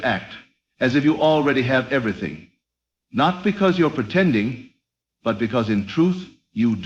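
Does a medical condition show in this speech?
No.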